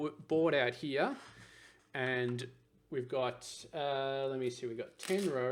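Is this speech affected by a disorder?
No.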